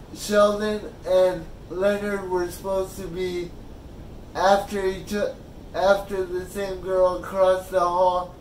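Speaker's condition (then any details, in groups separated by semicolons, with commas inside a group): Cerebral palsy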